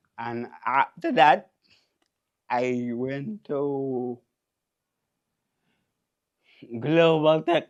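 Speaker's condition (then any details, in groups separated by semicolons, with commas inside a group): Cerebral palsy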